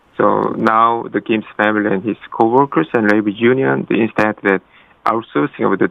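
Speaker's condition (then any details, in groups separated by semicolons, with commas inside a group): No condition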